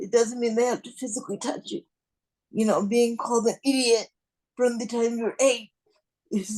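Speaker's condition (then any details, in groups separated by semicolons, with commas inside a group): Cerebral palsy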